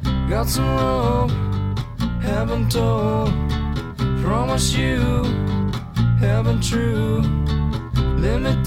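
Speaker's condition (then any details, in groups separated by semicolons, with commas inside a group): No condition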